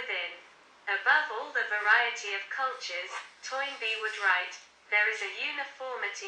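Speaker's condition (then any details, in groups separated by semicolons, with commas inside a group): No condition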